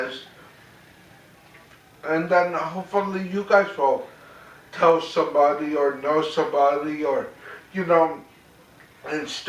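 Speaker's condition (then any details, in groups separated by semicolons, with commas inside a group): Cerebral palsy; very mild form; mainly affects speech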